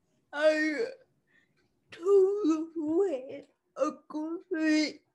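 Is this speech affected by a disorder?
Yes: cerebral palsy; uses songs to get point across.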